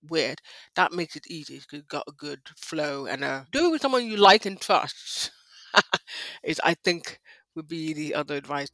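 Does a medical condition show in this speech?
Yes: high-frequency hearing loss, speech impediment, mild; lifelong high-frequency hearing loss, not deaf, hears low frequencies and deep voices, bells; voice judged clear on audio by host, face and hand cues absent on audio; cannot pronounce certain words often starting with ch, never heard.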